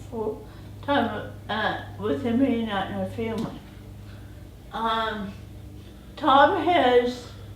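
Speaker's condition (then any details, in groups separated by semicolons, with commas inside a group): Cerebral palsy; present from birth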